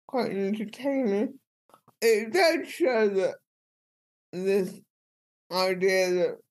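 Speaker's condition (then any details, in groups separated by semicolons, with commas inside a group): Cerebral palsy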